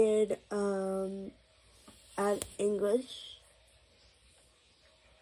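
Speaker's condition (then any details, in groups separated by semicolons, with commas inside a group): Cerebral palsy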